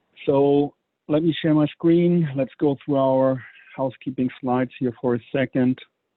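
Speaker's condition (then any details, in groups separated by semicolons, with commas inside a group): No condition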